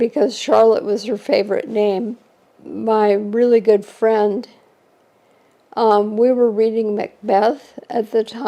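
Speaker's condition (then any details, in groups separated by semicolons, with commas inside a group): ALS; shortly after diagnosis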